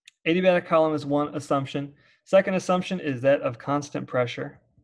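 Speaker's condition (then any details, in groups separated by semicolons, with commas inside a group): No condition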